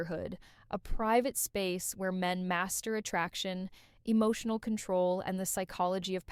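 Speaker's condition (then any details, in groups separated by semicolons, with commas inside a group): No condition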